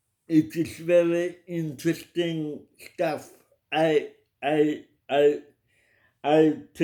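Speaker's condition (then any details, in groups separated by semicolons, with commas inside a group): Cerebral palsy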